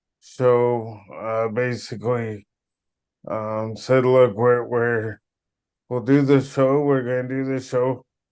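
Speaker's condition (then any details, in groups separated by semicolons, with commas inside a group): Cerebral palsy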